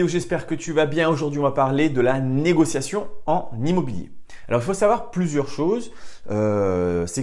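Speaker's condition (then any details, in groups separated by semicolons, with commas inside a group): No condition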